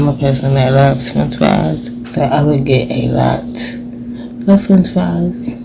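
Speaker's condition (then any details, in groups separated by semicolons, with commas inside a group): Cerebral palsy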